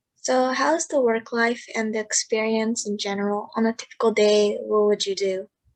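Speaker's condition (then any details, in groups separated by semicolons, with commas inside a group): No condition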